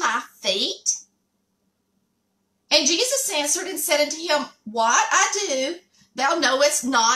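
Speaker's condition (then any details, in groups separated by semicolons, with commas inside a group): No condition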